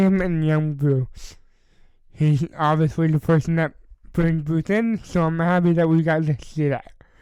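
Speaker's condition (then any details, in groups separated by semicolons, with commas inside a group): Cerebral palsy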